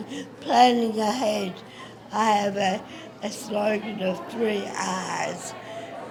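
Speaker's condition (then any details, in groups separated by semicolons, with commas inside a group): Acquired brain injury; acquired during brain stem tumour surgery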